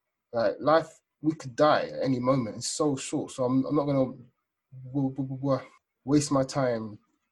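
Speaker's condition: Stutter; lifelong stutter, onset before age 7 per parents, mother and brother stuttered, childhood speech therapy ineffective; breathing patterns, nervous system and stress work, techniques when needed, open acceptance; formerly very severe, many silent blocks, situational; now much improved in most situations, still stutters; repeated sounds, repeated words

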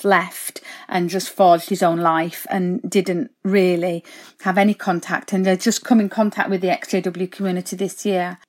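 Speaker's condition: No condition

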